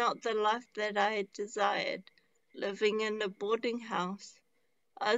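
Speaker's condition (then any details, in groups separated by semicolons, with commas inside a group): Traumatic brain injury; relearned talking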